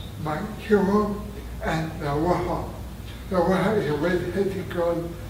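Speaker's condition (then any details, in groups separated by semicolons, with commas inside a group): Traumatic brain injury; near-fatal injury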